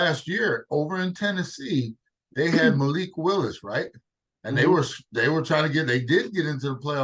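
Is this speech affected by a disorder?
No.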